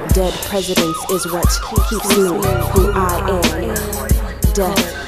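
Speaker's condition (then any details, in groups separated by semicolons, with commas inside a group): No condition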